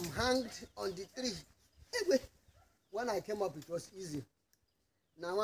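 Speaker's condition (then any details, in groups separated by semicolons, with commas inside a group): No condition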